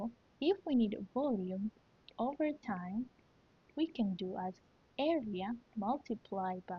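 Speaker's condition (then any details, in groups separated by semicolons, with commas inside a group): No condition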